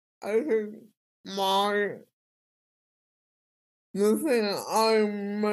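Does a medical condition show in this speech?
Yes: cerebral palsy.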